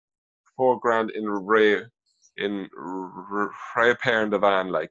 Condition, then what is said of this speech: Stuttering. But you can probably notice already that I can speak a lot more fluently lately.